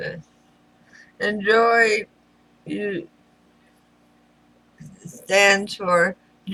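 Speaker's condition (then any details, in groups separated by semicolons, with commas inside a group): Throat cancer radiation damage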